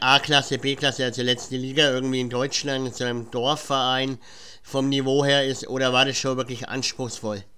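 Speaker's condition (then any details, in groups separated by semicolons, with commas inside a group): Cleft palate; cleft palate present since childhood, speech impediment; says cannot pronounce country name Guatemala because of cleft palate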